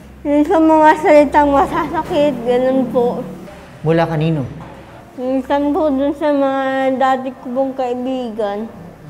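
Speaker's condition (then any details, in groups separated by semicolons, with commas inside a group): Cerebral palsy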